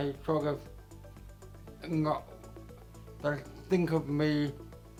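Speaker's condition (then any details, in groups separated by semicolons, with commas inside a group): Cerebral palsy; mostly right side affected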